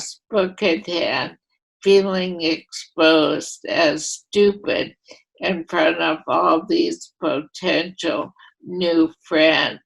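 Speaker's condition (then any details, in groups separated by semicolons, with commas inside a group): Primary lateral sclerosis; voice affected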